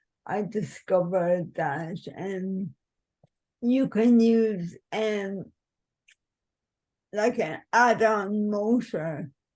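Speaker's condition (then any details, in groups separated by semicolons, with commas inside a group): Cerebral palsy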